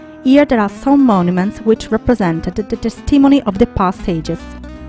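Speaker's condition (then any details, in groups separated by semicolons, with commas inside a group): No condition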